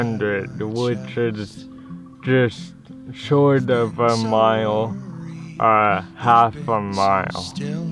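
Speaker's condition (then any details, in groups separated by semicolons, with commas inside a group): Cerebral palsy; affects muscle; runs competitively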